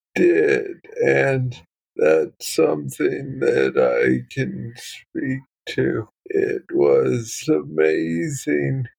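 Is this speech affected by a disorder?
Yes: Parkinson's disease, young onset; diagnosed at 35, deep brain stimulation implant, non-rechargeable battery; DBS battery replaced one week earlier, felt better quickly after.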